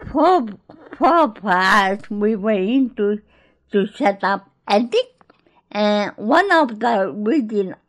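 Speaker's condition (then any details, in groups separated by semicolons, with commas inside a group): Cerebral palsy; born in Greece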